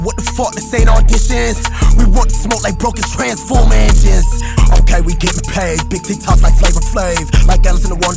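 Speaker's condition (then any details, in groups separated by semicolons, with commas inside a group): No condition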